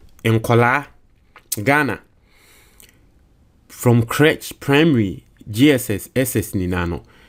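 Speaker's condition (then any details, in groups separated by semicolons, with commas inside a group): No condition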